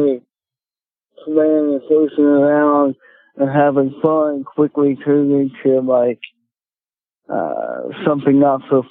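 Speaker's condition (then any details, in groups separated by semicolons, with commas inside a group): Cerebral palsy; speech affected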